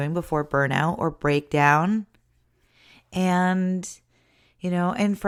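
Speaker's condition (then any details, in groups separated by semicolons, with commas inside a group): No condition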